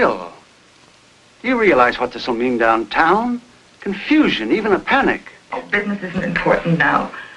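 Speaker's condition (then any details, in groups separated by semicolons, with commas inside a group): No condition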